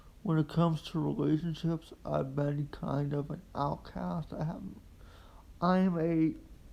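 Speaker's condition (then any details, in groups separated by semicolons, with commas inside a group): Quadriplegic cerebral palsy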